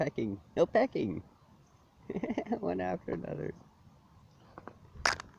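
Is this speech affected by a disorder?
No.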